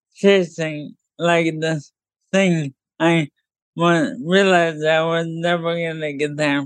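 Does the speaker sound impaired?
Yes: ALS; ALS diagnosed about 9 months ago, motor neurons dying, muscles failing, total paralysis expected; progressed, hard to move arms and fingers, forced to retire at 29 by physical limitations; hard to talk clearly.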